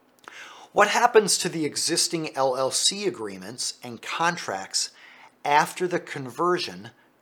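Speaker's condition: No condition

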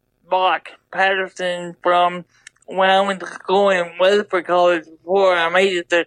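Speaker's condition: Double hemiplegia cerebral palsy

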